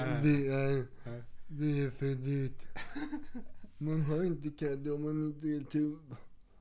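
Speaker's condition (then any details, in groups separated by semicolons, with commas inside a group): Cerebral palsy; wheelchair user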